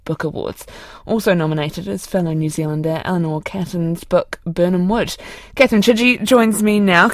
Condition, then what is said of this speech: None; typical speech.